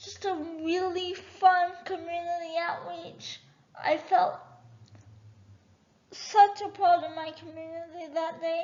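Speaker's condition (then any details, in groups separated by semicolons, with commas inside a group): Cerebral palsy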